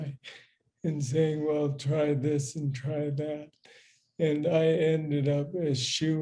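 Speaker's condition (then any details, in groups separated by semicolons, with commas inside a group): Parkinson's disease; young onset; diagnosed at 40, about 20 years ago, progressed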